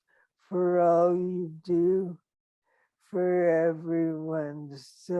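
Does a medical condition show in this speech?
Yes: ALS; operation six months ago, then intensive care.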